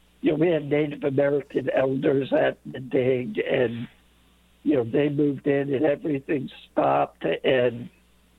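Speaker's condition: Late-onset Pompe disease; over 250 infusions

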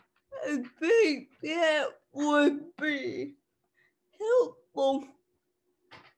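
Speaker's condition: Cerebral palsy; people less willing to listen to own talking voice

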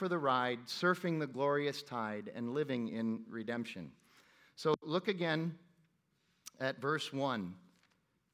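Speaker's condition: No condition

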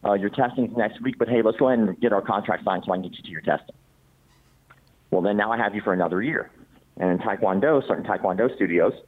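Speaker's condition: Cleft palate; congenital

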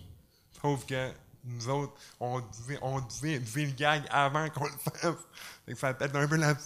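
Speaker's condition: Cerebral palsy with stuttering; movement affected; stutters during recording; scripted stuttering jokes, once rejected at audition for stuttering too much, later unnoticed

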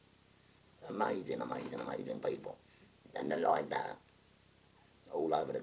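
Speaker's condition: Total laryngectomy; voice valve speech, leaks leave no voice, electrolarynx backup, not heard in groups, swallow about 10%

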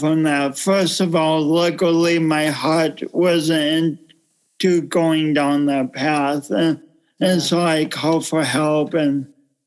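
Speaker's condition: Cerebral palsy; pronounced speech impediment

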